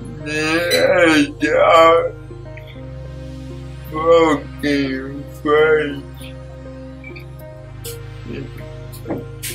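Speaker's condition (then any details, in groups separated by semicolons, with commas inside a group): Cerebral palsy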